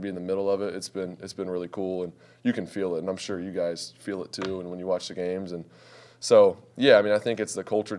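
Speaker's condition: No condition

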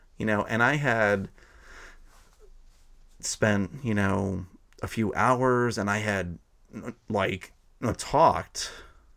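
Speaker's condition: Stuttering; wants more comfort with own stutter, plans daily mindfulness, positive affirmations, speaking with new people; about 20 takes of 30-second outro while focusing on stuttering, easier once not focusing; practices how to talk, speech came easier when not thinking about stuttering; prolonged sounds, blocks

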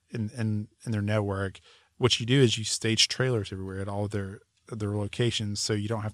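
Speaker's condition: No condition

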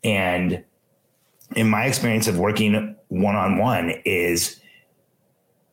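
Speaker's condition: No condition

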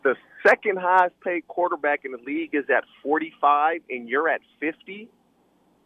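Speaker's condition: No condition

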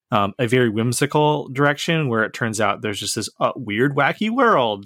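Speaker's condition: No condition

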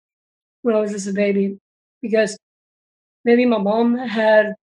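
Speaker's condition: Down syndrome; congenital

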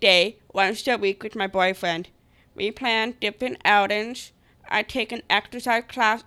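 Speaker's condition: Down syndrome; fears not being understood

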